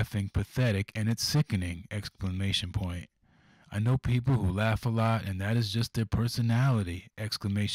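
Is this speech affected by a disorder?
No.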